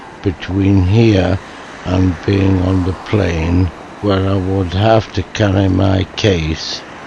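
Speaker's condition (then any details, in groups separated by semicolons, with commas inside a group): Motor neuron disease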